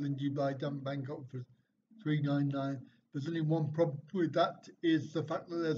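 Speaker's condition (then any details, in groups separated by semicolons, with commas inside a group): Cerebral palsy; back surgery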